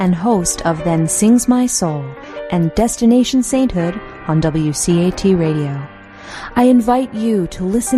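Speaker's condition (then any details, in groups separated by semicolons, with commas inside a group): No condition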